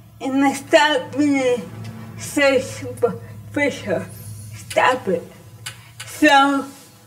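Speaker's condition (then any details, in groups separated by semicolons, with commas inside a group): Cerebral palsy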